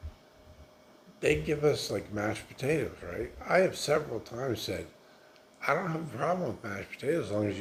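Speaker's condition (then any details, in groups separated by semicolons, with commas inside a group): Multiple sclerosis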